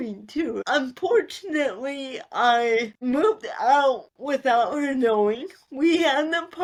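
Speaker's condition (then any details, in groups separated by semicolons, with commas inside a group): Cerebral palsy; spasticity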